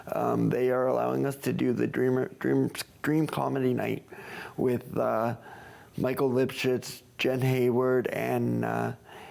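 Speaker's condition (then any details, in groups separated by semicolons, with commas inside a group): Cerebral palsy; from birth, premature, stopped breathing two minutes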